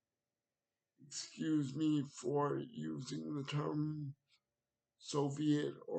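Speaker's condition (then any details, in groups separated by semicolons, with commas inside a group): Cerebral palsy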